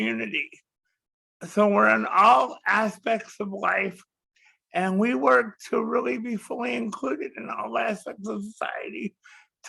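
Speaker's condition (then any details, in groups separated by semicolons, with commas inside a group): Cerebral palsy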